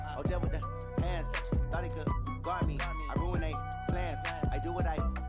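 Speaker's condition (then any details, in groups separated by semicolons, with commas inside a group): No condition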